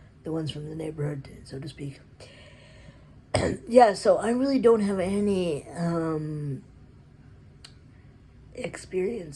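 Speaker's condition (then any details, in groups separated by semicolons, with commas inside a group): Cerebral palsy; predominantly physical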